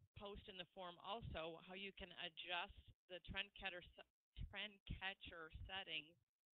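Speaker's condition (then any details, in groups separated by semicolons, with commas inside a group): No condition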